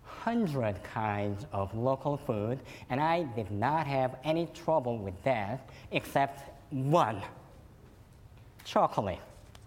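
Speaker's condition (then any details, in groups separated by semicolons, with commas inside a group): Cleft lip and palate; fed formula and cow milk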